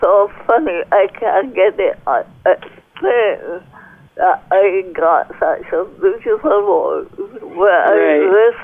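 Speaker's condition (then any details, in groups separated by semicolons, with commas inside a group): Cerebral palsy; speech impaired since childhood, unnoticed until adulthood, therapist Philip helped forming words; noticeable to listeners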